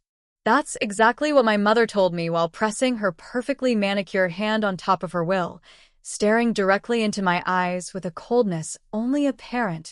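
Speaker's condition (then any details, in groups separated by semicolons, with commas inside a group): No condition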